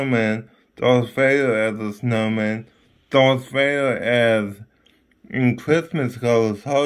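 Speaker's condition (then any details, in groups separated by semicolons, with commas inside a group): Ataxic cerebral palsy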